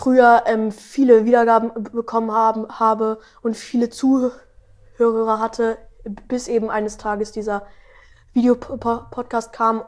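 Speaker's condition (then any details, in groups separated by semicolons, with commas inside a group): Stuttering; 12-year-old boy; stutters a lot in this conversation, especially when talking about stuttering; no stuttering when singing, stutters rapping without melody, little in own podcast when in flow, fast rate, better slower; repeated sounds, prolonged sounds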